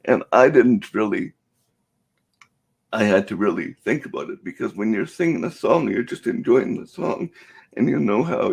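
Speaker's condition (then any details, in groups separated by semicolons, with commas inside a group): Cerebral palsy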